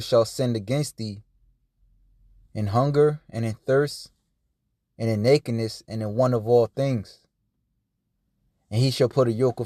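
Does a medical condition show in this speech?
No.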